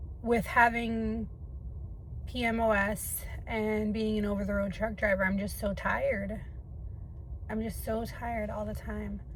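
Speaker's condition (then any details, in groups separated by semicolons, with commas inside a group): No condition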